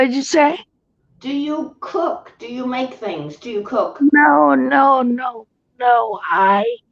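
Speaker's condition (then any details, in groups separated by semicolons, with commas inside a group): Cerebral palsy; tracheotomy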